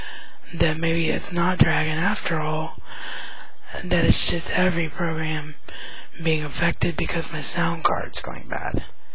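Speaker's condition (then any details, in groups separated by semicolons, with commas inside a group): Cerebral palsy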